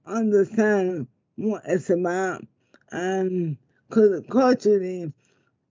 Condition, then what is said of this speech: ALS (motor neuron disease). Looking at me, they'll be like, oh, you look fine, but the minute I open my mouth, they think I've had a stroke.